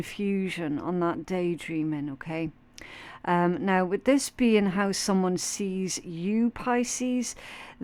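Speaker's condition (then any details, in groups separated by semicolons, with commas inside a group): No condition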